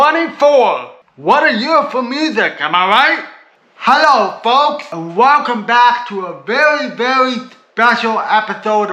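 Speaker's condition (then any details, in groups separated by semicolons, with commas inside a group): Cerebral palsy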